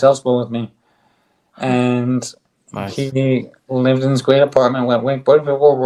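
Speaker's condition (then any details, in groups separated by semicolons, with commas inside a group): ALS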